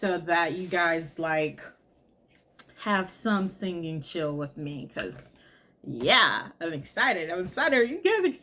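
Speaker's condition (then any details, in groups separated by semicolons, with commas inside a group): No condition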